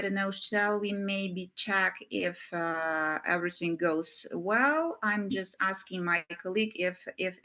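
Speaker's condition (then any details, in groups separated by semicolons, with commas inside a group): No condition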